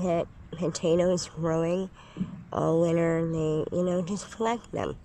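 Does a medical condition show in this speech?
No.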